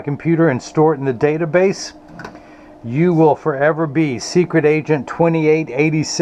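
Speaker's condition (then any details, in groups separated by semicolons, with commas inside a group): No condition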